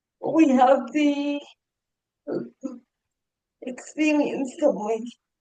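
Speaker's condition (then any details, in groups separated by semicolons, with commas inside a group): Cerebral palsy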